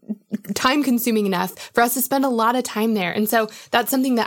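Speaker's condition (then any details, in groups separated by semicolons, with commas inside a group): No condition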